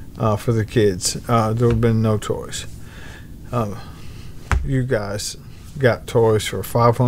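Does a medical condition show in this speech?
Yes: ALS; bulbar-upper onset, tongue.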